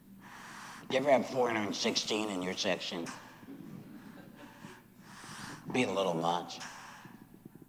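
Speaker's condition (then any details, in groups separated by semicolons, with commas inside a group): Laryngectomy after throat cancer, voice prosthesis; throat cancer treated with chemo and radiation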